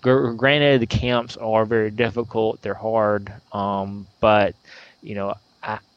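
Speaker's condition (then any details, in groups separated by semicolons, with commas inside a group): Stuttering; individual and group speech therapy, University of Alabama speech department linked; advertising stuttering to clients for several months, also disclosing at church; blocks when rushing in, less stuttering when discussing stuttering, stops and takes deep breath; repeated sounds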